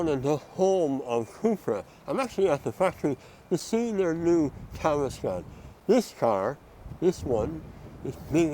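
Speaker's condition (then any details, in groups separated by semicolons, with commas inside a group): Mouth cancer surgery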